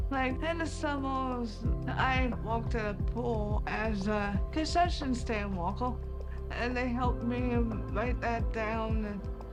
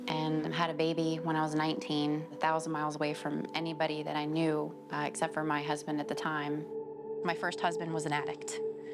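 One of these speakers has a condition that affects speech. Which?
The first: cerebral palsy.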